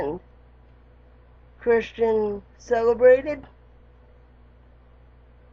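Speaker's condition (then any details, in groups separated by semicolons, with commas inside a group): Cerebral palsy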